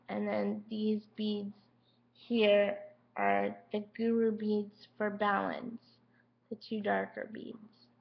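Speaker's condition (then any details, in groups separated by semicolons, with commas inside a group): Cerebral palsy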